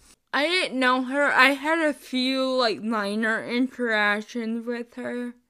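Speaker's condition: Cerebral palsy; recent health issues

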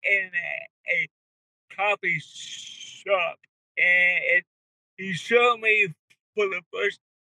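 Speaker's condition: Cerebral palsy; wheelchair user

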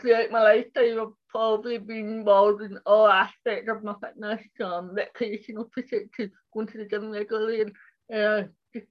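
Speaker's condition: Cerebral palsy; left side affected, walking and dexterity difficulties, profoundly deaf, tightens easily, riding for disabled 15 years; accident injuries four years ago, painful leg, struggles walking, on medication, no longer breathless; speech impairment

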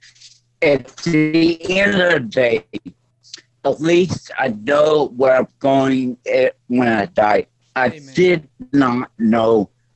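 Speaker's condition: Stroke; voice altered since stroke, lasting effect

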